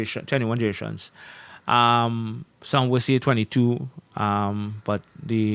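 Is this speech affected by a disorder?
No.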